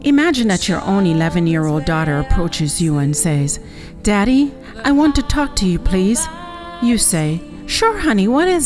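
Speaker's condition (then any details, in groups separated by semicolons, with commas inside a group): No condition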